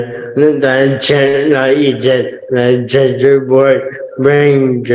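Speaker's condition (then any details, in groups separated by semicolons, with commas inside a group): Cerebral palsy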